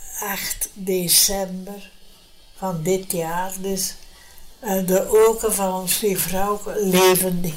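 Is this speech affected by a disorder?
Yes: brain hemorrhage; brain hemorrhage over 20 years ago, unable to speak afterwards; difficulty speaking, some letters no longer pronounceable, speaks less well than before.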